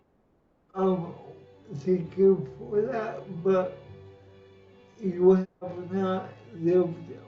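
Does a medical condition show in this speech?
Yes: cerebral palsy; lifelong.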